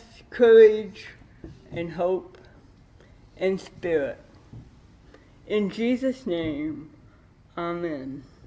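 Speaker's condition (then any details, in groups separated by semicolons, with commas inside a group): Cerebral palsy with dystonia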